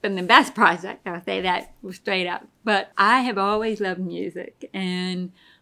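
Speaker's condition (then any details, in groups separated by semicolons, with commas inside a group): Deafness; pretty bad tinnitus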